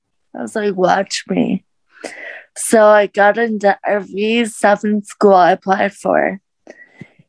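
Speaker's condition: Brain injury from ecstasy overdose; ecstasy overdose at 18, 2-month coma, complete organ and respiratory failure, impaired balance, arm cannot fully bend; years after injury, therapies completed, seizures controlled with medication; slow speech, difficulty speaking, had to relearn talking, speech mistaken for foreign accent

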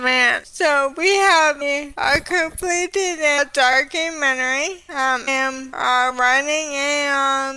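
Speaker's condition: ALS; quickly progressed to walking with cane

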